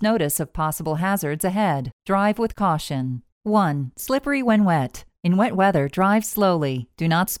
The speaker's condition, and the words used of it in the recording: No condition.